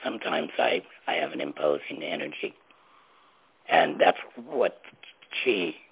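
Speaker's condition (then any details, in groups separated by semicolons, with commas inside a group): Laryngectomy; learned to talk differently, different tone of voice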